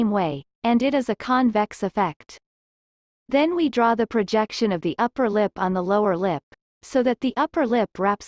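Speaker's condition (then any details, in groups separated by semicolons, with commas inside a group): No condition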